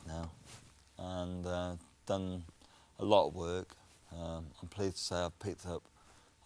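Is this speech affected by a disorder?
Yes: cerebral palsy.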